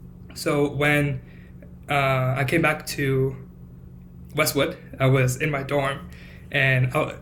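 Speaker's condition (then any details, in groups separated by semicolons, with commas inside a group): Stuttering; lifelong since childhood, father also stutters, formerly covert; still stutters, including slips in medical school; gets stuck on words, worse with anxiety and depression, good and bad days; blocks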